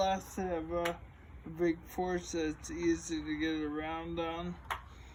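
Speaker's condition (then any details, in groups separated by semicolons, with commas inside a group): ALS; starting to lose voice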